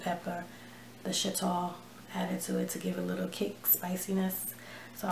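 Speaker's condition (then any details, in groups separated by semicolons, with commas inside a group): No condition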